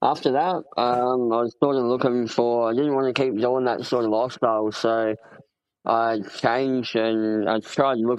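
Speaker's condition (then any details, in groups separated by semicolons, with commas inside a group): Cleft palate; congenital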